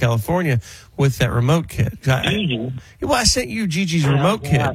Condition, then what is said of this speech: None; typical speech.